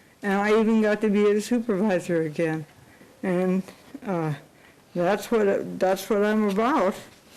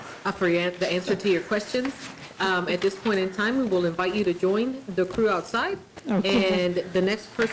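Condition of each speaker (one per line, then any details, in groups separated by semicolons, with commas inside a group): Cerebral palsy; unable to type
No condition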